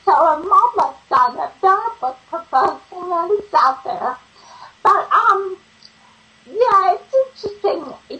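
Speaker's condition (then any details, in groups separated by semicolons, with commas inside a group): Ataxia; ataxia after brainstem malformation bled, brain hemorrhage and surgery, onset age 36 with facial tingling, numbness; lost speech and swallowing after hemorrhage, relearned both through speech therapy, memory and cognition intact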